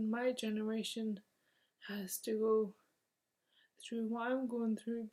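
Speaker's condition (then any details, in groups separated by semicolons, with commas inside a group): Motor neurone disease; onset in left hand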